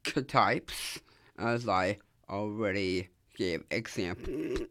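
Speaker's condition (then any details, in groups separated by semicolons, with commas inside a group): Down syndrome; from birth; able to do public speaking, able to express self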